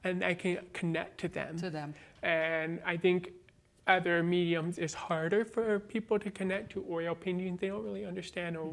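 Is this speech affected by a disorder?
Yes: born deaf, cochlear implant, congenital; taught American Sign Language.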